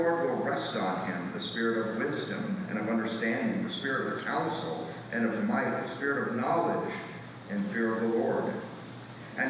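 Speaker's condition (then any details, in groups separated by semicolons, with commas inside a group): No condition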